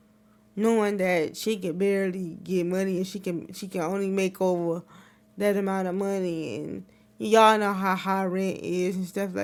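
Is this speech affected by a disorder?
Yes: cerebral palsy; wheelchair user.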